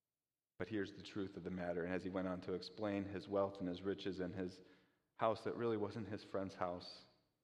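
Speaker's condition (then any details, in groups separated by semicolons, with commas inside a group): No condition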